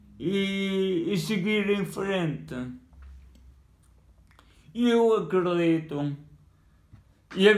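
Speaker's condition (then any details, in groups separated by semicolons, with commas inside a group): Cerebral palsy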